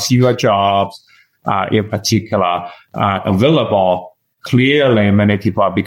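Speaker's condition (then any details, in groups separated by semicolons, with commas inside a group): No condition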